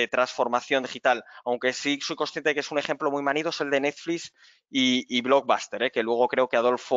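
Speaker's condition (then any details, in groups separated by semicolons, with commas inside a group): No condition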